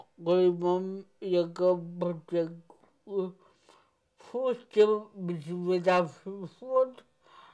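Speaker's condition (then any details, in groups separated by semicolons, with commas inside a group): Cerebral palsy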